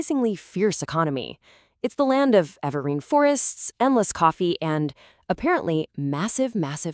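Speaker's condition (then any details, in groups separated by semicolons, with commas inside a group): No condition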